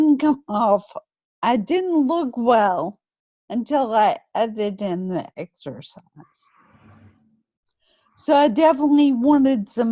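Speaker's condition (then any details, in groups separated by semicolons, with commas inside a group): Friedreich's ataxia; metabolic component, likened to MS combined with ALS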